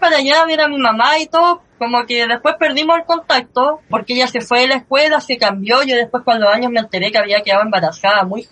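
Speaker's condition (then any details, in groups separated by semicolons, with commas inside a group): Cleft lip and palate; since early childhood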